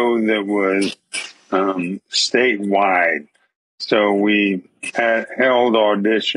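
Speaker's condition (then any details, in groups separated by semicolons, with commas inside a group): ALS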